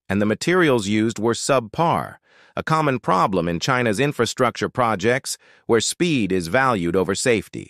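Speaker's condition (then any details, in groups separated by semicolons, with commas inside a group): No condition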